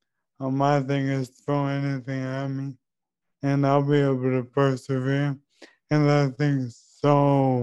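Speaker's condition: ALS; 2 years since diagnosis

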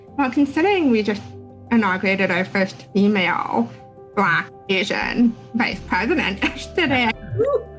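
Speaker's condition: Deafness; reads lips, wears cochlear implants; cannot hear anything when implants are off; had speech therapy

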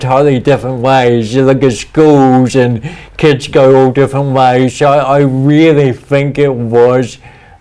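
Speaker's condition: Cerebral palsy; wheelchairs

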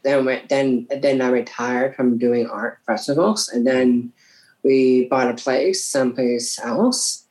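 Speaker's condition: Down syndrome; from birth; age 37, recent knee surgery, surgery went well

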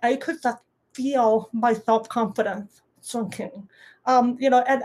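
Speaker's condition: Deafness, little d deaf, some residual hearing

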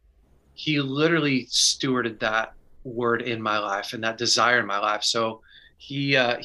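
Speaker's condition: No condition

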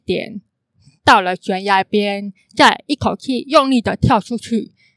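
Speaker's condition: Congenital hearing impairment; cannot hear clearly

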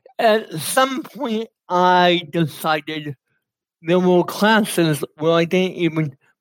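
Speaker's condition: Cerebral palsy; cerebral palsy from lack of oxygen at birth, affects fine motor skills and walking; speech affected, uses Dragon NaturallySpeaking voice activated computer software

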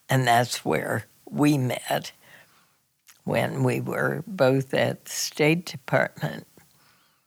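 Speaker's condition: Spasmodic dysphonia; basal ganglia signal fault

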